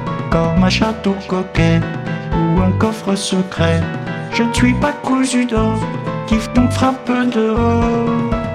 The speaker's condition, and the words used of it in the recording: None; typical speech.